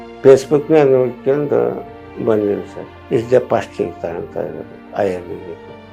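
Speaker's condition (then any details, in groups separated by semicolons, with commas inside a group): Tongue cancer surgery; soft food only, eating difficult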